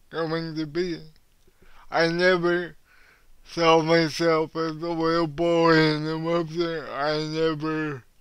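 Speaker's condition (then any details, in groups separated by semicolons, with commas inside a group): Cerebral palsy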